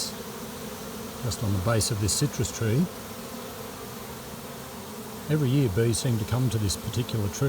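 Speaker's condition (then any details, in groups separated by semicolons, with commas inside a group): No condition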